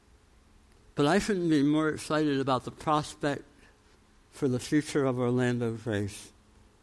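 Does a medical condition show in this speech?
Yes: tongue cancer, jaw reconstruction, osteonecrosis of jaw after radiation; about 13 years since tongue cancer.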